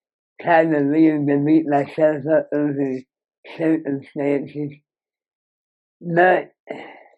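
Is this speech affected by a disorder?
Yes: Moebius syndrome; severe nerve damage.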